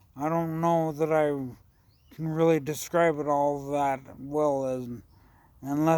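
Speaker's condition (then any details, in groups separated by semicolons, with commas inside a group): Traumatic brain injury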